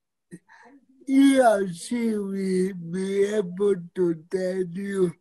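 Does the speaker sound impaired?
Yes: cerebral palsy; typed assignments and projects up to degree via digital advisory and learning center.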